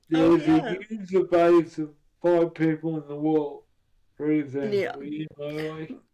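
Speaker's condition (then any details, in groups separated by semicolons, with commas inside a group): Cerebral palsy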